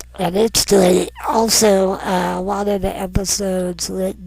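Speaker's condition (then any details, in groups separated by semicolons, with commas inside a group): Non-progressive muscular dystrophy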